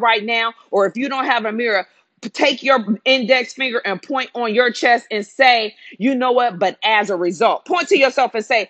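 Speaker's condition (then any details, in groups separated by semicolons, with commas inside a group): No condition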